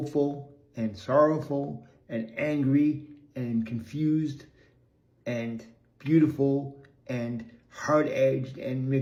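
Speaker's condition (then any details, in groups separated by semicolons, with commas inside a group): Cerebral palsy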